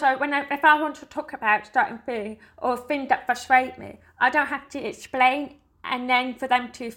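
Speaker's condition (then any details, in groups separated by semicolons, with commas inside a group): Deafness; not the music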